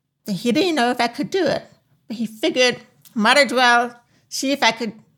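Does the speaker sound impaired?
Yes: profound hearing loss; profound hearing loss since childhood, hearing aids worn since childhood; still wears hearing aids; deaf accent, speech sounds like a perpetual cold, listeners may need repetition to understand.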